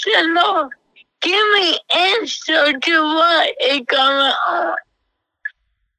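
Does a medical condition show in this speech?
Yes: cerebral palsy; self-described as half-CP.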